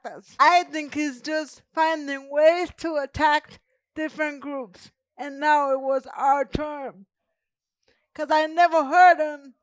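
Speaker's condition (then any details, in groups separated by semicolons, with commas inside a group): Cerebral palsy; present from birth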